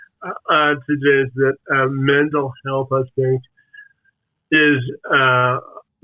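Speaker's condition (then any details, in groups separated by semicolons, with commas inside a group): Spastic quadriplegic cerebral palsy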